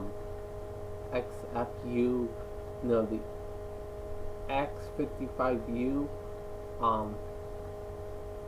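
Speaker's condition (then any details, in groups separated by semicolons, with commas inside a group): Cerebral palsy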